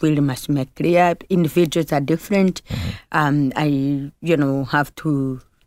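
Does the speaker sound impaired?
Yes: deafness (Usher syndrome); born deaf, Usher syndrome affecting hearing and sight, retinitis pigmentosa, diagnosed late after growing up deaf; did not speak well while growing up.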